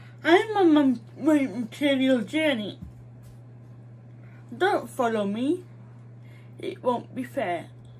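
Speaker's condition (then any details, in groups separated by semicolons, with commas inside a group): Cerebral palsy; mild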